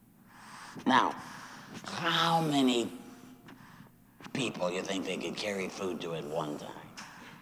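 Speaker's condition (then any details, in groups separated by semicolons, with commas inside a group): Laryngectomy after throat cancer, voice prosthesis; throat cancer treated with chemo and radiation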